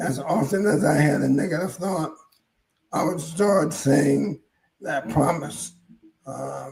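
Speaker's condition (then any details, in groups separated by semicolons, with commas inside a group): ALS; hoarse voice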